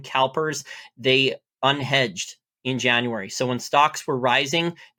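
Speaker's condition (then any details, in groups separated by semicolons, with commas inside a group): No condition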